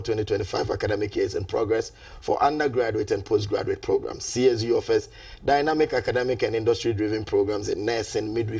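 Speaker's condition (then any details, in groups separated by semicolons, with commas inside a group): No condition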